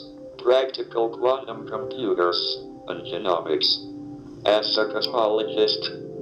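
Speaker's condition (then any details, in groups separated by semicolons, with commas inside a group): ALS, speech-generating device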